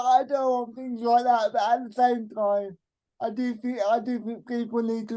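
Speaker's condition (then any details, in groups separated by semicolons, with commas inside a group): Cerebral palsy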